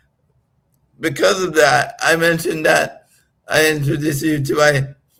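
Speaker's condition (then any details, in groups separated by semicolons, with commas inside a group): Right-sided physical disability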